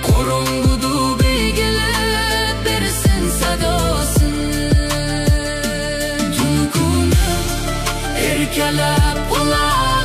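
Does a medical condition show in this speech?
No.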